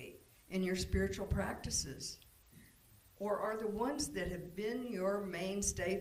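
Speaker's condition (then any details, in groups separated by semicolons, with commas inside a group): No condition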